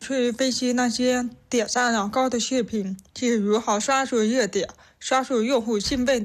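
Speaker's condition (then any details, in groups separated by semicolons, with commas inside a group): Hearing impairment; hearing loss acquired in childhood, caused by accident, completed rehabilitation training with parents' support; past rehab word drills, parents speaking from behind, repeating words hundreds of times daily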